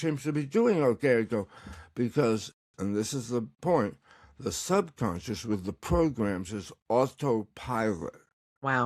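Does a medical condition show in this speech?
Yes: tongue cancer; recovering, tongue exercises.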